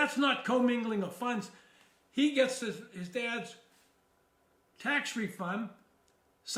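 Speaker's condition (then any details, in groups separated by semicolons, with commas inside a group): No condition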